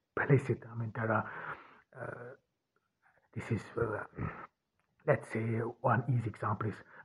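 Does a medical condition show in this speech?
Yes: stuttering; cause unknown, only one in family who stutters, german mother tongue, born in austria; possibly part of why hard to be listened to at university; here prolonged sounds.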